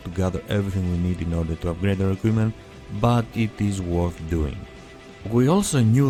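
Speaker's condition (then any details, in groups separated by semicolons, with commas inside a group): No condition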